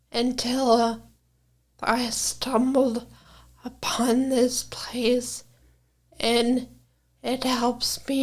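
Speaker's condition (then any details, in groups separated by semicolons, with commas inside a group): Brain injury; caused by brain aneurysm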